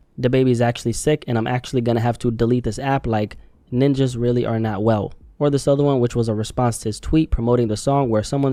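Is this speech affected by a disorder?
No.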